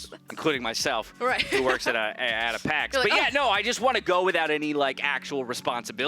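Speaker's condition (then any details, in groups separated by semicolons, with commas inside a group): No condition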